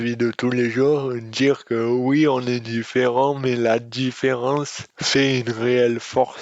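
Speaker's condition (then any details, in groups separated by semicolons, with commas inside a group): Dystonia; speech disorder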